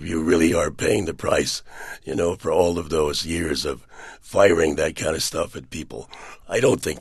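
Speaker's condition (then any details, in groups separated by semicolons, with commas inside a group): Partial laryngectomy for throat cancer, partial (80% of larynx removed); about seven years after surgery, tracheostomy for a very long time, no longer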